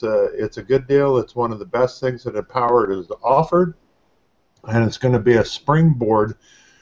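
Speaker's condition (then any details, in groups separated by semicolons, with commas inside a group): No condition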